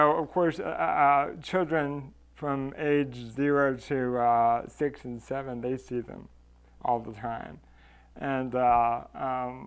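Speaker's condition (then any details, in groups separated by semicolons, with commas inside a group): Cerebral palsy; from birth, maternal hemorrhage before delivery, non-progressive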